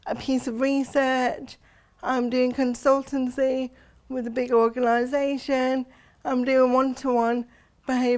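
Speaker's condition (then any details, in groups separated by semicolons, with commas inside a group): Cerebral palsy; since birth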